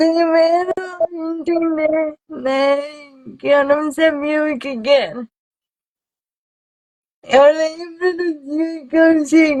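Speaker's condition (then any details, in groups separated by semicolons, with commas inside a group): Cerebral palsy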